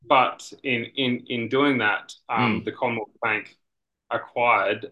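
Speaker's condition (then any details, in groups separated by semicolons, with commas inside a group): Aphasia after childhood stroke; severe aphasia, relearned walking, balance, coordination, running, gymnastics and martial arts therapy; 20 years relearning walking and talking, good conversation since mid-to-late 20s, professional speaker; not expected to talk again, speech relearned last, aphasia substitutes associated words, neurologists surprised by speech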